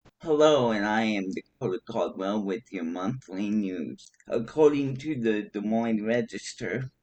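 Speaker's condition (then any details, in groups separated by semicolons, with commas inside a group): Cerebral palsy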